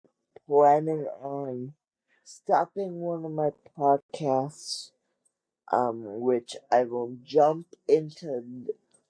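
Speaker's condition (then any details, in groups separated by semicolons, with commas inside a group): Cerebral palsy; wheelchair user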